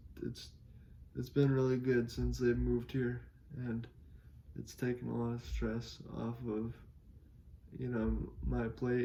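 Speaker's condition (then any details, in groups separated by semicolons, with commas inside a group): Cerebral palsy; able to speak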